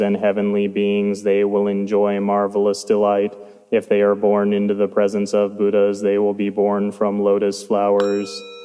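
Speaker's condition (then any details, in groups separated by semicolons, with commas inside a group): No condition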